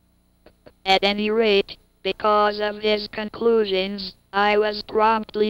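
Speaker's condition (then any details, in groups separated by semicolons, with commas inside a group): Cerebral palsy; cannot move limbs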